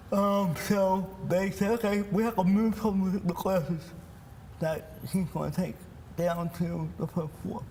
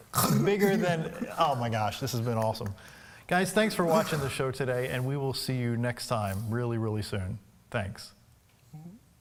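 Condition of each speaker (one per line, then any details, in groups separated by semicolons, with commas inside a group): Cerebral palsy; from birth; speech impairment
No condition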